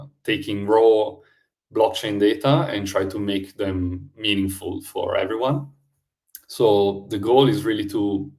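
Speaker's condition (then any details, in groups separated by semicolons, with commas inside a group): No condition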